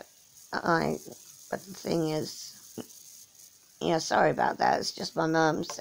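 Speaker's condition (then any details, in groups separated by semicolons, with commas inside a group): Cerebral palsy; from birth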